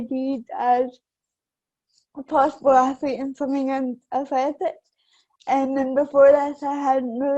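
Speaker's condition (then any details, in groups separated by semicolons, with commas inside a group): Cerebral palsy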